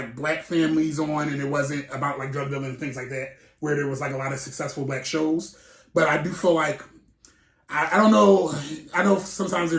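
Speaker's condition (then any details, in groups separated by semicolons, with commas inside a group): No condition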